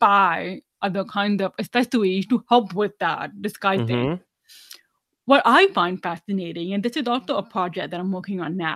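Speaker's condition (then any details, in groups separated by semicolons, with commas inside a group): Deafness, 99% hearing loss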